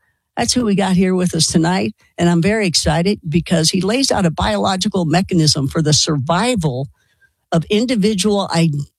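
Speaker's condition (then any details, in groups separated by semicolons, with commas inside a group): No condition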